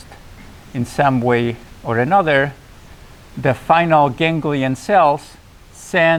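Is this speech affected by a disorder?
No.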